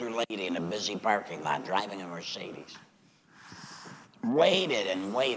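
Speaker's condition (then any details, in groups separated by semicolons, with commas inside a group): Laryngectomy; says used to serve God with voice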